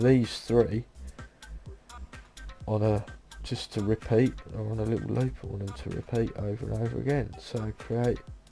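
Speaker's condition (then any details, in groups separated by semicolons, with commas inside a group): No condition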